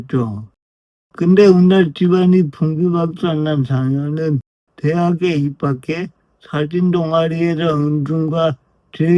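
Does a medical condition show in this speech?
Yes: brain lesion disability.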